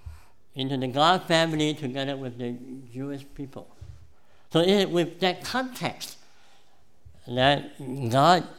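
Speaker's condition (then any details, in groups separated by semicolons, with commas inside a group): Cleft palate; congenital cleft palate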